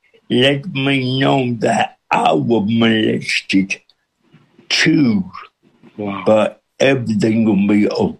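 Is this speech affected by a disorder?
Yes: cerebral palsy with speech impediment; speech impediment since birth, hard to understand at first, pastor John Hayes feared nobody could understand, listeners adjust within minutes.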